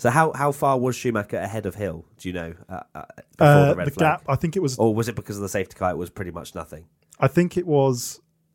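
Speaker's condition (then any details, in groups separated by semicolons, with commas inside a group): No condition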